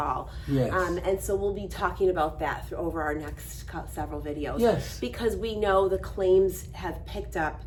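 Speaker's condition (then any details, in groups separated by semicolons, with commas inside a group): No condition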